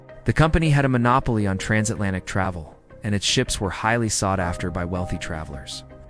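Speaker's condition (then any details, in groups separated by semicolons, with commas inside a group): No condition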